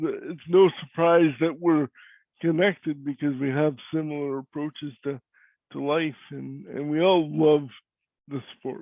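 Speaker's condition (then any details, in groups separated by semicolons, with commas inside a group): Cerebral palsy; voice is different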